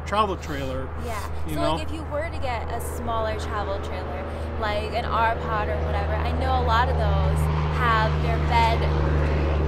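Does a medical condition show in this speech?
No.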